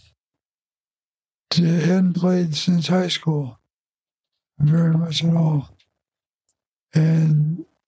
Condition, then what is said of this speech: Parkinson's disease. And 2 minutes into a Parkinson's exam that I noticed that the ability to play and sing has gone away.